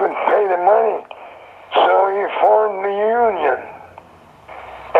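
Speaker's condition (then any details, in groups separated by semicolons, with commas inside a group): Throat cancer; survivor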